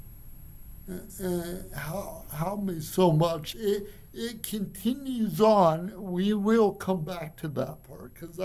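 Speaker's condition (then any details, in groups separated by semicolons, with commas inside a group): Cerebral palsy; from birth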